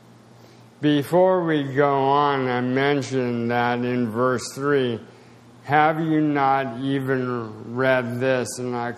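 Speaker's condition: Spasticity, mild

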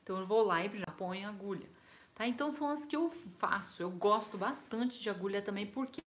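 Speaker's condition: No condition

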